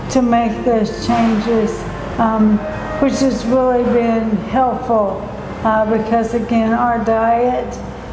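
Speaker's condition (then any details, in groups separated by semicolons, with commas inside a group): ALS; bulbar onset, mouth and speech; diagnosed six weeks ago, very early, riluzole, stem cell IV; very difficult swallowing and chewing, less choking, less slurring recently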